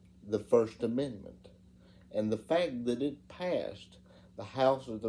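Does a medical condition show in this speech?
Yes: cerebral palsy; reports speaking clearly.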